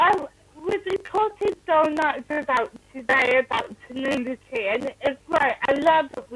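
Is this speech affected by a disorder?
Yes: cerebral palsy.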